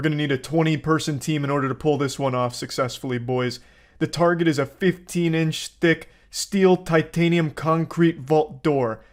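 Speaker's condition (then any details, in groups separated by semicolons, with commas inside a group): No condition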